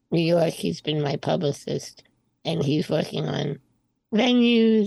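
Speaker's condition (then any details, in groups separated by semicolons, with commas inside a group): Spinal muscular atrophy type 2; singing now stronger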